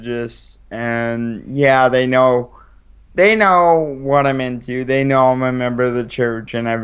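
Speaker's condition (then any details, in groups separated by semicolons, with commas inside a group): Cerebral palsy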